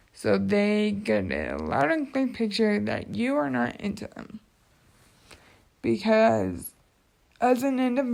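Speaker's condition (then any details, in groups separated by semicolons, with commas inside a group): Cerebral palsy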